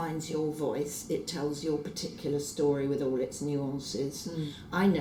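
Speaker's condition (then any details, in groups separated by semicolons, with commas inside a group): No condition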